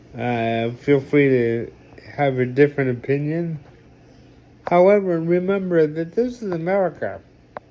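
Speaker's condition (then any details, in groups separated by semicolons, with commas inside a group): Cerebral palsy; reliable voice, uses voice control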